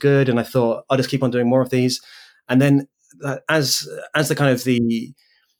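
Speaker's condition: Stutter; speech impediment; disfluent moment noted during this recording; makes recording podcasts difficult, still runs own podcast; repeated sounds

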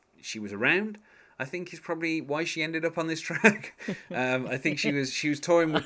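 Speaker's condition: No condition

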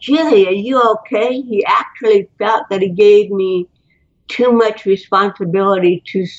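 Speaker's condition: Cerebral palsy; titanium neck limiting looking up

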